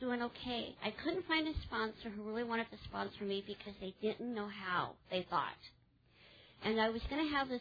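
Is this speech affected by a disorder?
Yes: cleft palate; congenital.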